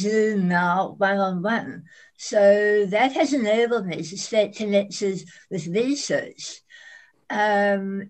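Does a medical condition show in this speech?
Yes: head and neck cancer.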